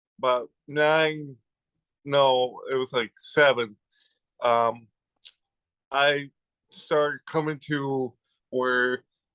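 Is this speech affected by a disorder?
Yes: cerebral palsy; from birth, premature, lack of oxygen, infant stroke, past surgeries.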